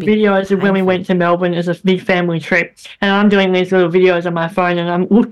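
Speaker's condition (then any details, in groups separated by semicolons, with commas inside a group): Bilateral cleft lip and palate; many operations from 3 months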